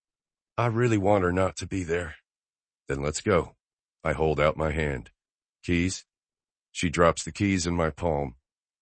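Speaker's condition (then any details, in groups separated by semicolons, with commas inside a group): No condition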